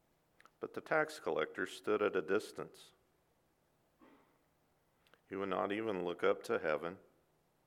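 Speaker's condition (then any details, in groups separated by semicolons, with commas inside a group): No condition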